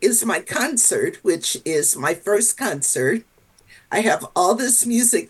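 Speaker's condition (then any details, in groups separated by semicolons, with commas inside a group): Spasmodic dysphonia; vocal tremors, treated with Botox injections in throat; Botox injection in throat day before recording; voice a little shaky after recent Botox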